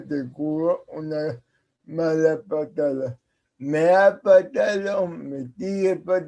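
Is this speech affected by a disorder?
Yes: cerebral palsy.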